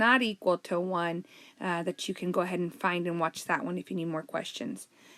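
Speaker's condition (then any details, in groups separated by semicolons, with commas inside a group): No condition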